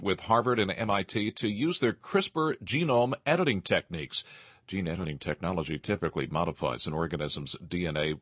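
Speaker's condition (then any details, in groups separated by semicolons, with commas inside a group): No condition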